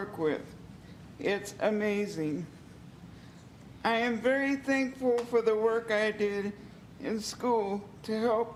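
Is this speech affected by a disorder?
Yes: cerebral palsy; physical limitations; has worked on speaking skills, more confident speaking.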